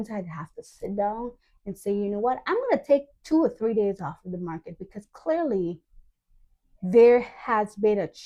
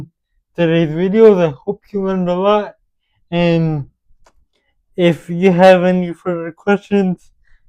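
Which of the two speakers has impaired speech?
The second: cerebral palsy; with developmental delay.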